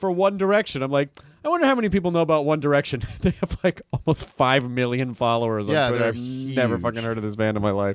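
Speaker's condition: No condition

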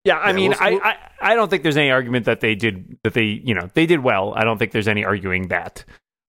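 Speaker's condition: No condition

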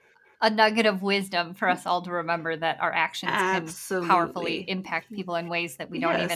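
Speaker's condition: Bilateral cleft lip and palate; congenital

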